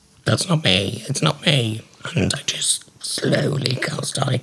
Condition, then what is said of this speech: Laryngectomy. At first, I was very nervous going back to work, facing people, because, you know, it is a strange little voice for somebody to come across.